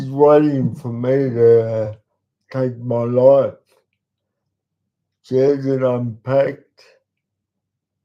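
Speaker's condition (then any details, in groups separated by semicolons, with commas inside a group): Cerebral palsy; talks slowly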